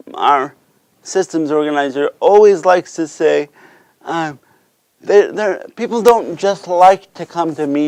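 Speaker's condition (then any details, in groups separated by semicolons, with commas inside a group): Cerebral palsy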